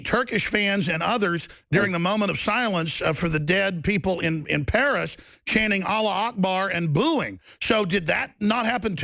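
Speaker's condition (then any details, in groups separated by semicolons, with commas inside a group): No condition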